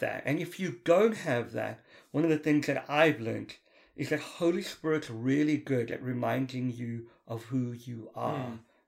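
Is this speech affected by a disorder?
Yes: cleft palate (Pierre Robin syndrome); congenital Pierre Robin syndrome, severe cleft palate, underdeveloped chin, nasal passages, ear, nose and throat affected, hearing problems; still affected by cleft palate, yearly operations until 18, operations every 3-4 years since; delayed speech development, audible speech impediment, listeners often ask for repetition.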